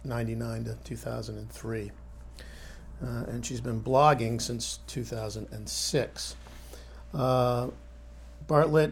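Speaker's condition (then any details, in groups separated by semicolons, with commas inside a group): No condition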